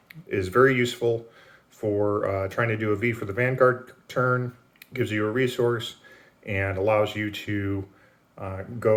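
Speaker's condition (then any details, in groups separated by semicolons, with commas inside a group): No condition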